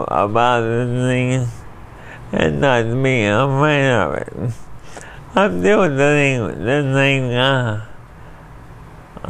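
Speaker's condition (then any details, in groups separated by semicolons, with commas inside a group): ALS; onset arm twitch, lost use of hands and legs; about three years since onset, can barely move; disease taking voice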